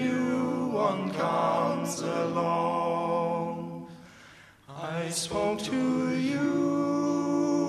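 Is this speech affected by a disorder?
No.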